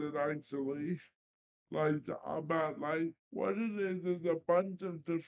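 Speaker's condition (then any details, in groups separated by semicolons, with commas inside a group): Cerebral palsy; limited hand dexterity; uses wheelchair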